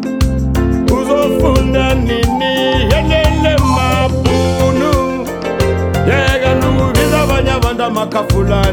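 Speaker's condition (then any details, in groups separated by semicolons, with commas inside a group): No condition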